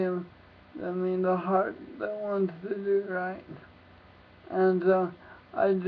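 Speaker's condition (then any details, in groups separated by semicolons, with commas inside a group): Cerebral palsy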